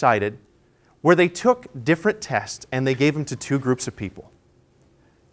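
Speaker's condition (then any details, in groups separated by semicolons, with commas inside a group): No condition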